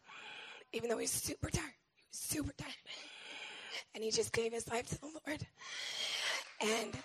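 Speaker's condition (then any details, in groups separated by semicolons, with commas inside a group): Laryngeal cancer; voice lost during fifth pregnancy, diagnosed seven months later, natural treatments, recurred, tracheostomy; about two years since voice loss, tracheostomy still in place, breathing through trach in throat; only little voice left, needs microphone turned way up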